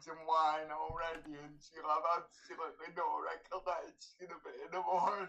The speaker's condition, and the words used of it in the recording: Cerebral palsy. I sound like I'm crying when I speak, according to some children.